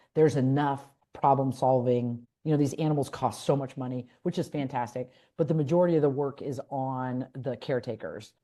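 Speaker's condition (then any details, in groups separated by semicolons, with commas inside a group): No condition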